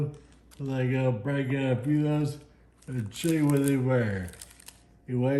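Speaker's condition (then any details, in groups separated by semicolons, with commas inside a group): Friedreich's ataxia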